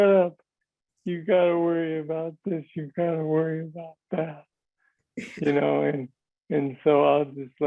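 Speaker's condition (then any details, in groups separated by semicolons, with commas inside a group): Parkinson's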